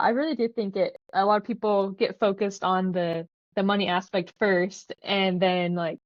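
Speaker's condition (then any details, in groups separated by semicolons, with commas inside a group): No condition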